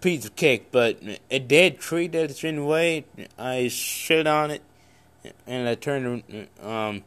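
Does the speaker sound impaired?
Yes: cerebral palsy; congenital.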